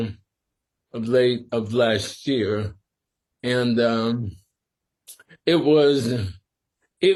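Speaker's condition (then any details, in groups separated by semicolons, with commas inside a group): Sporadic ALS; must speak slower and carefully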